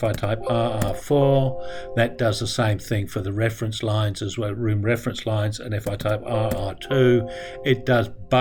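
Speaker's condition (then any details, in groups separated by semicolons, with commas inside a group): No condition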